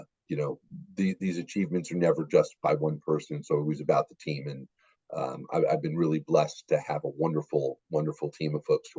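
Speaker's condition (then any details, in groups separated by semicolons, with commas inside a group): No condition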